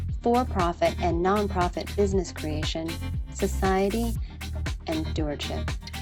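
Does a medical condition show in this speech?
No.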